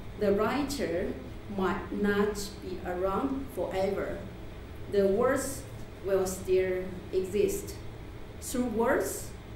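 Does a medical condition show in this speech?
No.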